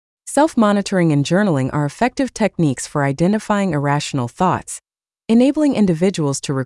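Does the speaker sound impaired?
No.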